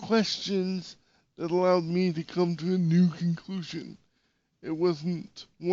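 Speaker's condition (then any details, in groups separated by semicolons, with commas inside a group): Cerebral palsy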